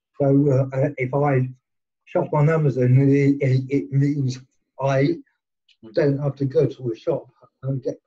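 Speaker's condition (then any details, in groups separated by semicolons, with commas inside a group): Cerebral palsy; present from birth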